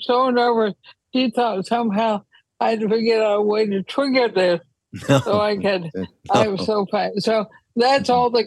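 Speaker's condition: ALS; wheelchair use when traveling

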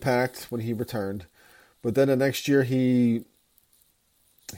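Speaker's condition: No condition

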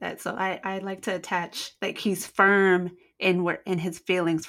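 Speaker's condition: No condition

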